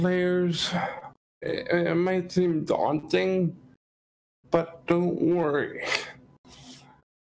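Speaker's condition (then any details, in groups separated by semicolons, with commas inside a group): Cerebral palsy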